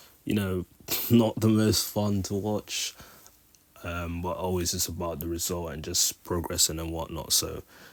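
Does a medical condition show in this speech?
No.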